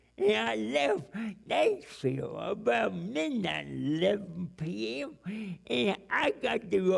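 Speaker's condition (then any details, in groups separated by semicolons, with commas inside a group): Cerebral palsy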